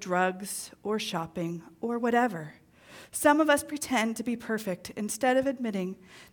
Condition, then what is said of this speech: None; typical speech.